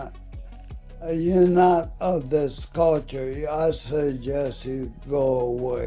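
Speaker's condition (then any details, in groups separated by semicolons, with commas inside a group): ALS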